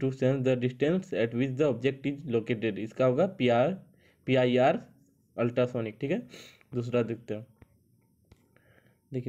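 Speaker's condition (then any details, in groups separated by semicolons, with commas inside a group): No condition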